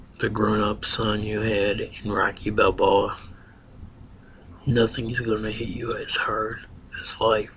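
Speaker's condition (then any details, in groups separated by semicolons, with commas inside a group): Ataxia; sometimes hard to enunciate, volume and word pronunciation affected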